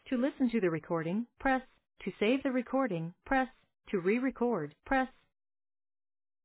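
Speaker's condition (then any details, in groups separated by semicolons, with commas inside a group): No condition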